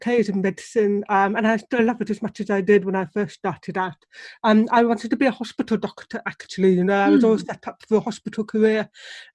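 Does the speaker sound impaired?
Yes: deafness; relies on lip reading.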